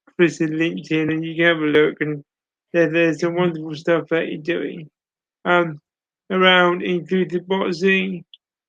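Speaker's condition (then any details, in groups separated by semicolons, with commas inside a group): Cerebral palsy; speech impairment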